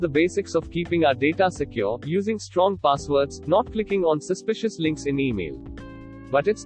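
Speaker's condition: No condition

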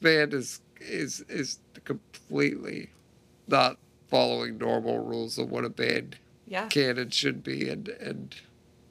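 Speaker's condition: Duchenne muscular dystrophy; still progressing, stem cell therapy study begun about 12 to 13 years ago

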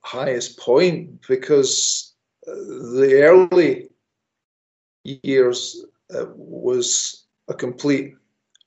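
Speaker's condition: Stammer; restrictive through life until Maguire speech recovery program about 21 years ago; since Maguire program able to give public, after-dinner, wedding and funeral speeches; says currently pretty sloppy, not best example of Maguire program; blocks

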